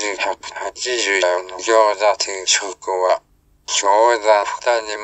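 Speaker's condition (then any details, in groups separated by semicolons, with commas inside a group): ALS, speech-generating device; ventilator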